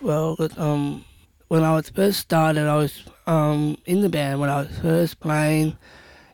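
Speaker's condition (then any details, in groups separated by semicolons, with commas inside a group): Down syndrome; not always understood by others, pub workers don't understand speech properly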